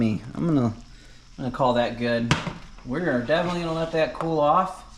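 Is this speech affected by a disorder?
No.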